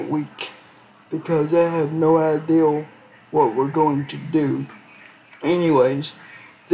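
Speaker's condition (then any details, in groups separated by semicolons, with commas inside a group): Cerebral palsy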